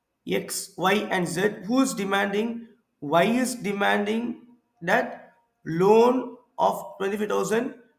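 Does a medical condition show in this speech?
No.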